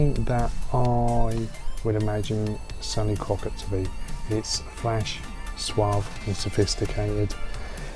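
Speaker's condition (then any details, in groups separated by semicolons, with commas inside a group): No condition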